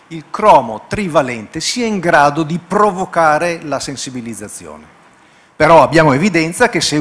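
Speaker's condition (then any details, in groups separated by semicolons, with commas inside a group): No condition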